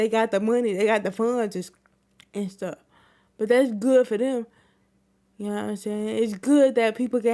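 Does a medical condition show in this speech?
Yes: cerebral palsy; wheelchair user.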